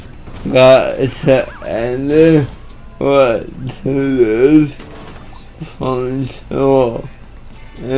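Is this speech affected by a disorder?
Yes: cerebral palsy; atypical speech.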